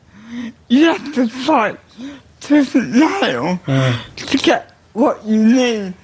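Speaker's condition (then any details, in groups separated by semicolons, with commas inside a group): Cerebral palsy and multiple sclerosis; multiple sclerosis diagnosed later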